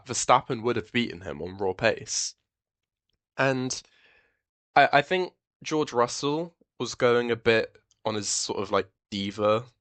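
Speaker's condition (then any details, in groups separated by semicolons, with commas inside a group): No condition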